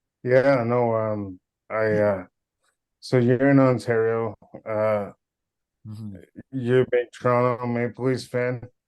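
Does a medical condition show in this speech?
Yes: cerebral palsy.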